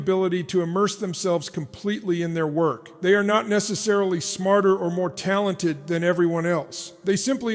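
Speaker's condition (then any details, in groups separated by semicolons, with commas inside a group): No condition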